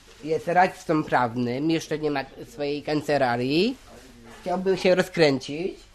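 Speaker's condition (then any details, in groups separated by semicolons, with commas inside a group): Down syndrome; turning 28 this year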